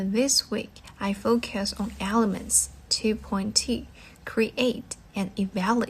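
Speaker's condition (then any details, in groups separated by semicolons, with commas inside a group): No condition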